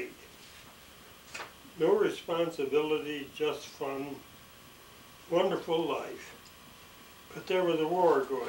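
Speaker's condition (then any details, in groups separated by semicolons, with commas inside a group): ALS; unable to stand, uses wheelchair and scooter; expects swallowing and breathing trouble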